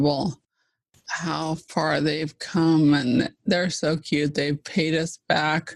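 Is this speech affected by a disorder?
Yes: ALS (Lou Gehrig's disease).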